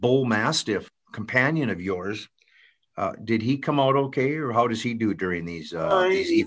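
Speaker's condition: No condition

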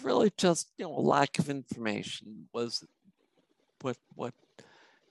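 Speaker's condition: Spinocerebellar ataxia; self-experimenting on own symptoms

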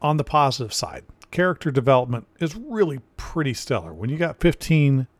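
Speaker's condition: No condition

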